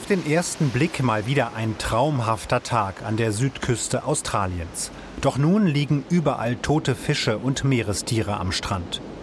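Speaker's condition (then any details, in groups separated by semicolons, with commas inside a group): No condition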